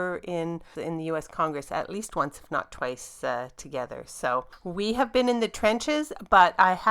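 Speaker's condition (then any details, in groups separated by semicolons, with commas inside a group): No condition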